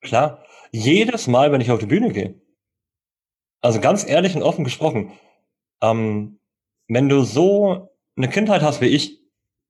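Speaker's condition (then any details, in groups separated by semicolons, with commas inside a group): Cleft lip and palate, cleft lip, jaw and palate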